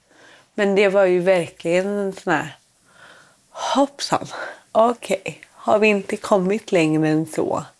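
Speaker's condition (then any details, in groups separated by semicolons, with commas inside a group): Cerebral palsy; born without heartbeat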